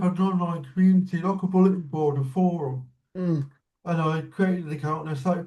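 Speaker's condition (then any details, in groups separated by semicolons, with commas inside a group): Cerebral palsy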